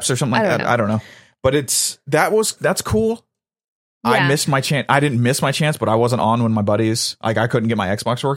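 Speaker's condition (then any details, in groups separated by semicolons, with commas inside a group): No condition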